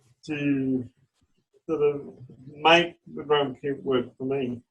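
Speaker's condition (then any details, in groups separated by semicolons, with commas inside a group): Cerebral palsy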